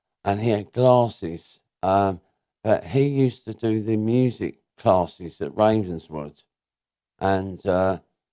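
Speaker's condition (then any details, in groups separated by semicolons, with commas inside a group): Cerebral palsy; diagnosed as baby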